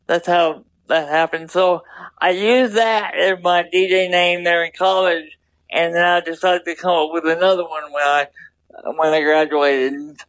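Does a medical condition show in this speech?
Yes: double hemiplegia cerebral palsy; horse therapy since age 5.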